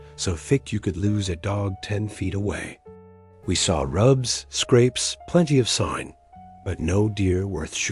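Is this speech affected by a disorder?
No.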